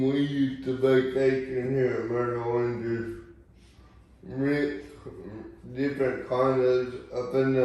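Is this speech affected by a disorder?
Yes: cerebral palsy.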